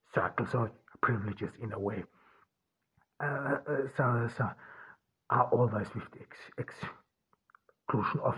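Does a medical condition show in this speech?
Yes: stuttering; cause unknown, only one in family who stutters, german mother tongue, born in austria; possibly part of why hard to be listened to at university; here repeated sounds, prolonged sounds, blocks.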